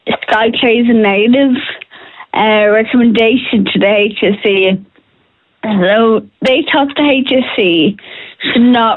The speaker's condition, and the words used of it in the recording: Ataxia. And my speech is starting to get slower, a little bit more slurred as time goes on.